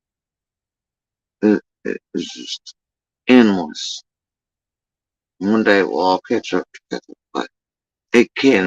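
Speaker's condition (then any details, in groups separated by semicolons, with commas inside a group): Facial paralysis after surgery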